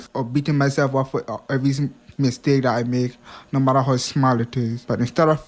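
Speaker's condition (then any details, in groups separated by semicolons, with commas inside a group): Hearing impairment; hearing not too great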